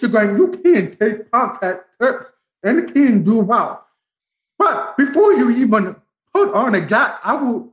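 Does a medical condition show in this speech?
Yes: profound deafness, bilateral, from spinal meningitis; cannot hear words spoken.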